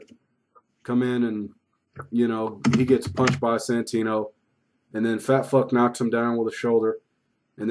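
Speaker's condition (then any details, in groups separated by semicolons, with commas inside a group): No condition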